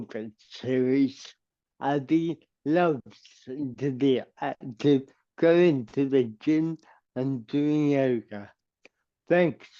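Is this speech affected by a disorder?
Yes: cerebral palsy; permanent wheelchair user.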